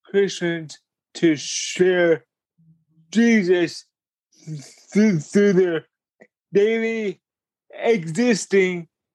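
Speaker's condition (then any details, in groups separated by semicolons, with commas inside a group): Cerebral palsy; cerebral palsy since childhood, slower movement, uses a wheelchair; speech impediment, talks slower, speech noticeable to listeners on phone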